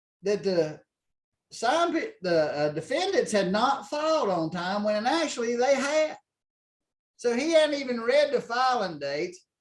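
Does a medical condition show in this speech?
No.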